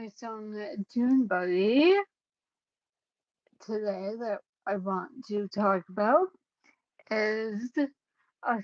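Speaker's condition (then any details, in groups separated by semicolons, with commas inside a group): Cerebellar ataxia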